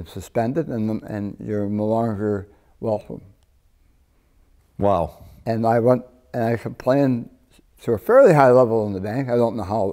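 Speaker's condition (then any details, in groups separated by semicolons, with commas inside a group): Partial glossectomy for tongue cancer; surgery years ago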